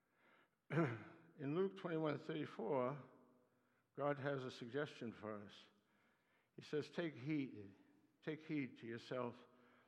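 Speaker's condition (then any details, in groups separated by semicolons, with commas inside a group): Parkinson's disease; Parkinson's with acute demyelinating neuropathy, Parkinson's attacks muscles, neuropathy attacks nerves; in therapy sessions working on walking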